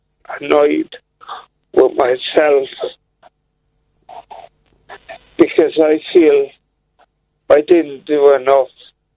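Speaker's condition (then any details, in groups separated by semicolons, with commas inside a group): Slurred speech, mild; slightly slurred speech, understandable, communicating well, well-paced conversation per host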